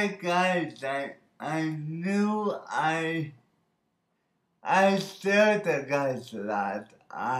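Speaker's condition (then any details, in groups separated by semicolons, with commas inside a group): Birth oxygen deprivation brain injury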